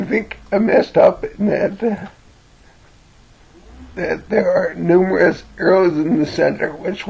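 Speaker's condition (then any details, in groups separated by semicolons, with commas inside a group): Cerebellar ataxia from brain tumour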